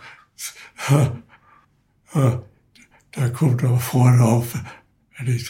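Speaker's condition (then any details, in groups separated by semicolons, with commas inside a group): Parkinson's disease; progressive Parkinson's disease, arm tremor, finger cramping, arm dislocated in car accident with ongoing pain; could not speak properly during earlier sudden spinning vertigo episode, caller noticed voice, ambulance called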